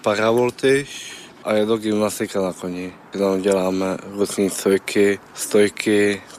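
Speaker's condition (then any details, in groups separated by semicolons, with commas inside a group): Down syndrome; present from birth; age 27; speaks very well, formulates answers, understands questions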